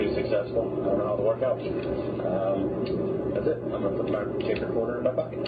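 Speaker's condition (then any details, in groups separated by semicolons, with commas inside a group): No condition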